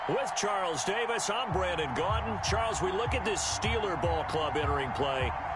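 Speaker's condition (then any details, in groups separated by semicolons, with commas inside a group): No condition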